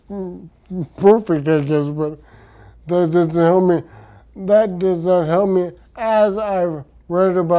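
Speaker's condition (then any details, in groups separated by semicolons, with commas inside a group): Traumatic brain injury; speech affected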